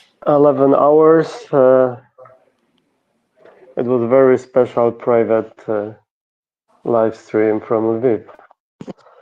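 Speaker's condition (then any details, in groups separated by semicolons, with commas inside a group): No condition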